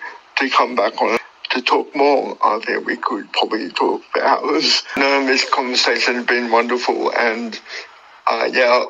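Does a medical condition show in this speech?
Yes: cerebral palsy; born two months premature.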